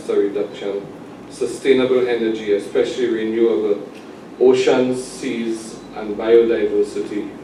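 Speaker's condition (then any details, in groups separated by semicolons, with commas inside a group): No condition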